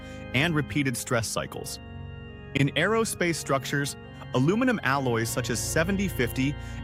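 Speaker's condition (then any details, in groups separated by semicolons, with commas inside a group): No condition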